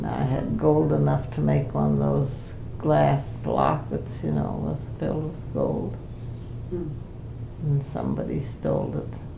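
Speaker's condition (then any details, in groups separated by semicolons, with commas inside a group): Parkinson's; not very able to do much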